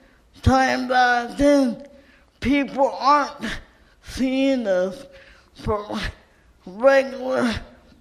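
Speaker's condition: Cerebral palsy; cerebral palsy from birth, did not get needed physical therapy in childhood; adult, wheelchair user, lives independently without 24-hour support

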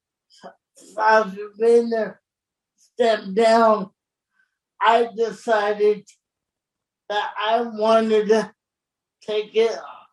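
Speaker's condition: Cerebral palsy; born very premature

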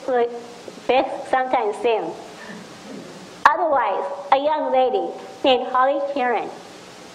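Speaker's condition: Down syndrome; extra chromosome; speech problems

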